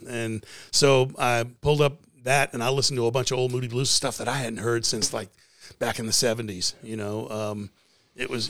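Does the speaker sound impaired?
No.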